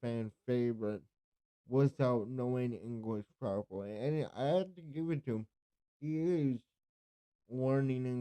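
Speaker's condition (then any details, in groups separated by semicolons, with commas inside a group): Cerebral palsy; speech affected by cerebral palsy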